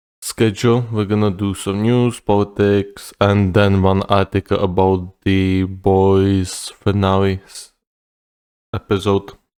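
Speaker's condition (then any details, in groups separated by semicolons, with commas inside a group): No condition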